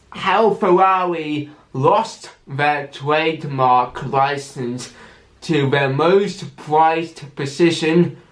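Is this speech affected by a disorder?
Yes: cerebral palsy with stammer.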